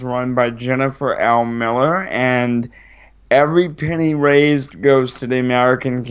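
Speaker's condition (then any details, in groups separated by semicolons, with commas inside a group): Cerebral palsy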